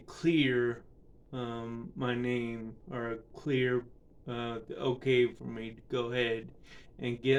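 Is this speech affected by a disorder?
Yes: cerebral palsy; affects speech and balance.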